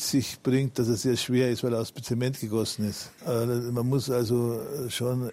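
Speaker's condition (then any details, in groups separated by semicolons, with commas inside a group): Parkinson's disease; now walks with crutches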